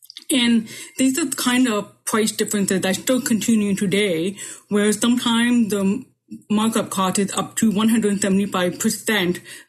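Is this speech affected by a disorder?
Yes: profound deafness; 98% hearing loss, grew up with hearing aids, cochlear implant candidate; uses hearing aids, lip reads, closed captioning on screen during this virtual talk; speaks well per others, about 10 years of speech therapy, makes sense of auditory cues.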